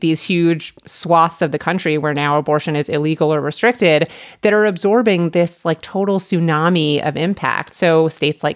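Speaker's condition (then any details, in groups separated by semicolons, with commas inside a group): No condition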